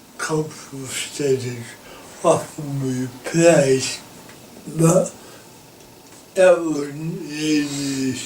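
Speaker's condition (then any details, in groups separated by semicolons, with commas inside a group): Cerebral palsy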